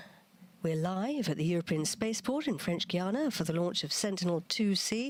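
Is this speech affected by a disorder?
No.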